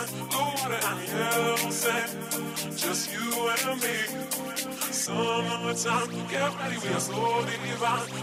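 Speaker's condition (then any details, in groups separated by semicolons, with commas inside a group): No condition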